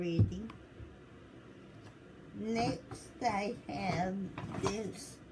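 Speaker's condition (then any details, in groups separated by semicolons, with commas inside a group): Cerebral palsy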